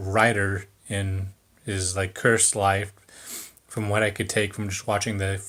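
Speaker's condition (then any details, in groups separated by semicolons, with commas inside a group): No condition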